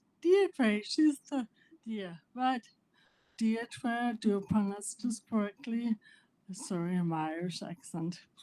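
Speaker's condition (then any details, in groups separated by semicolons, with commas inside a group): Primary lateral sclerosis; speech sounded different, like drunk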